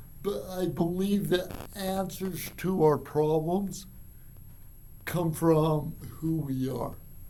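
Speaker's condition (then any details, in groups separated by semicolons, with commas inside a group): Cerebral palsy; from birth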